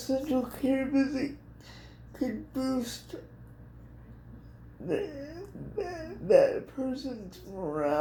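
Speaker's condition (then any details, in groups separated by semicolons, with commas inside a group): Cerebral palsy; speech somewhat affected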